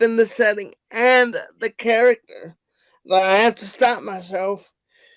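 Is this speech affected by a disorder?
Yes: cerebral palsy; wheelchair user.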